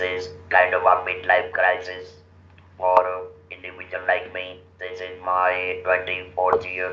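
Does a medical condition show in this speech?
Yes: laryngectomy.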